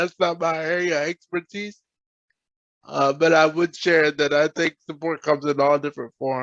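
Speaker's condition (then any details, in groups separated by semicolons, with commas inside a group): Cerebral palsy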